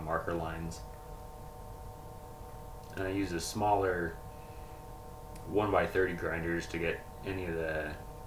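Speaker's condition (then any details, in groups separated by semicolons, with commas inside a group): No condition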